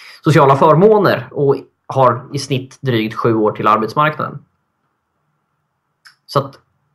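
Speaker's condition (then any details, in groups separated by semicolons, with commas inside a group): No condition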